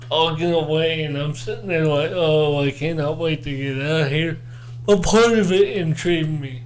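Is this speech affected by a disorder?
Yes: cerebral palsy; cerebral palsy from birth, four months premature, under one pound, cord around neck, born not breathing, resuscitated; two months in incubator or ventilator as newborn, now walks and drives, not blind or deaf; audible speech impediment, speech only affected function.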